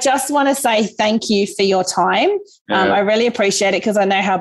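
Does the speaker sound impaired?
No.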